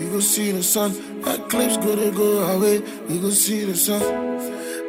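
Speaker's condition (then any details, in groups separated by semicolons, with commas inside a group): No condition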